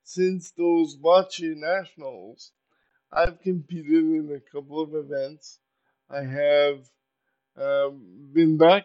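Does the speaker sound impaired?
Yes: cerebral palsy; uses power wheelchair.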